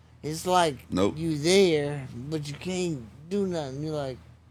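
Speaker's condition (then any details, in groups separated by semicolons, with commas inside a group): Traumatic brain injury; needs prompting to project voice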